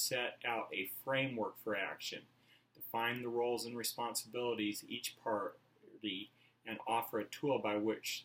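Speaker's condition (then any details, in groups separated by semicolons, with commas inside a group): No condition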